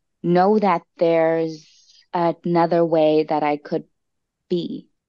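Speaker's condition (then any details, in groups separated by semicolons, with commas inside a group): Stuttering; discloses stutter at start of conversations; prolonged sounds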